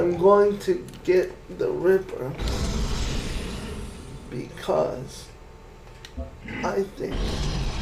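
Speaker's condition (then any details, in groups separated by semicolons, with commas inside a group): Cerebral palsy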